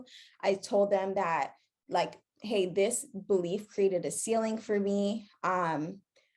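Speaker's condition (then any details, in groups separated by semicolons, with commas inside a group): No condition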